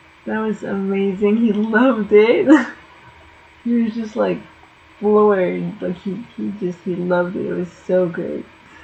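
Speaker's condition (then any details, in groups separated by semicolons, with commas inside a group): Cerebral palsy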